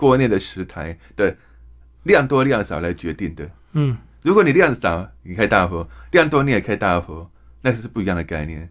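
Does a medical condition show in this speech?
Yes: hearing impairment.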